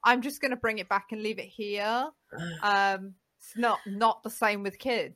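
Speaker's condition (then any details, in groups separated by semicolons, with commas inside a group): No condition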